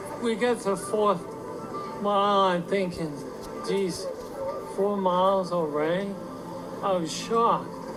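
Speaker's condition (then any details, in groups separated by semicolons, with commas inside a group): Parkinson's disease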